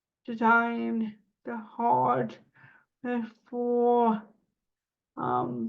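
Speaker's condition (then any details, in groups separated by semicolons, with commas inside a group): Cerebral palsy; spasticity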